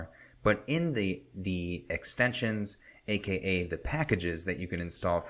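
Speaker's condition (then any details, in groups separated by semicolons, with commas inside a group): No condition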